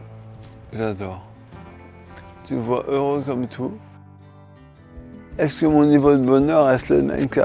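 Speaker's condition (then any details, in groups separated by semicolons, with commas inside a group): Charcot disease (ALS)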